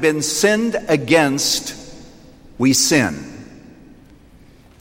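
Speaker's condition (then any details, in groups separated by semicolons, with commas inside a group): No condition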